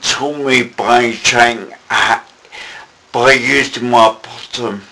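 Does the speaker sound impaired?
Yes: cerebellar ataxia; onset after childhood, poor balance, walks with walking sticks or holding hands, hospital taught stairs on bottom.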